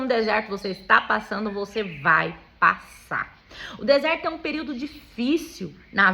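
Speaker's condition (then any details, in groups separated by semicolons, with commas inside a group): No condition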